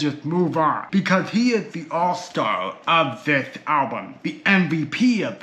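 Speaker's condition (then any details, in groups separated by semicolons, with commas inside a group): Cerebral palsy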